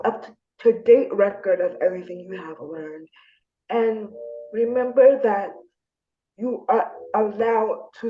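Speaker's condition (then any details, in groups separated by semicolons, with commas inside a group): Spastic diplegia cerebral palsy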